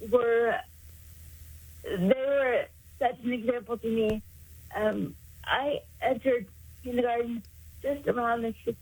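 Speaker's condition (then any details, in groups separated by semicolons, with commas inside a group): Cerebral palsy; 56 years since onset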